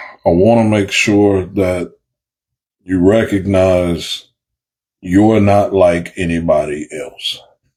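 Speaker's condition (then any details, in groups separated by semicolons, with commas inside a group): No condition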